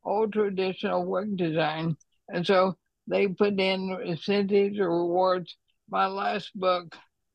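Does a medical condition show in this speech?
Yes: ALS; neurodegenerative disease affecting the muscles, estimated little over a year to live; hands affected, cannot write, types carefully, needs to sit when breathless; runs out of breath at times, needs a breath or two, tongue has trouble cooperating, words and ideas intact.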